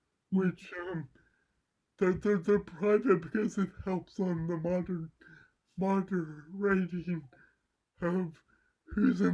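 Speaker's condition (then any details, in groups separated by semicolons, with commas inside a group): Cerebral palsy; mild left side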